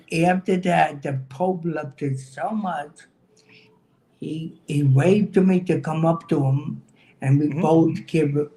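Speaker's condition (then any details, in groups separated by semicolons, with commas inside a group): Cerebral palsy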